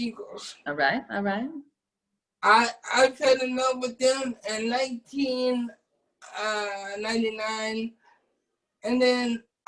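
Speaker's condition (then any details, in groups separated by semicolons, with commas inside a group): Cerebral palsy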